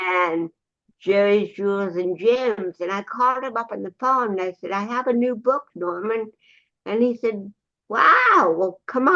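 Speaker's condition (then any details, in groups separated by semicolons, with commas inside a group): Cerebral palsy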